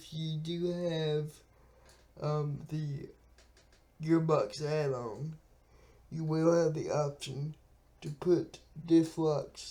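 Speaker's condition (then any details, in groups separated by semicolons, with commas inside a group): Cerebral palsy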